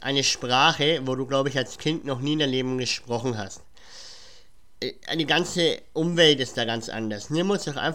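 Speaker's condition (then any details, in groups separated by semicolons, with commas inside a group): Cleft palate; cleft palate present since childhood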